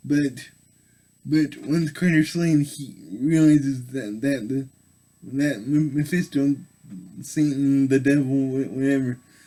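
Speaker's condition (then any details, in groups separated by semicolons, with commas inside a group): Cerebral palsy; affects all muscles; able to speak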